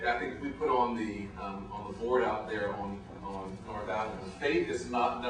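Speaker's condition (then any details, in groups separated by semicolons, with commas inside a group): No condition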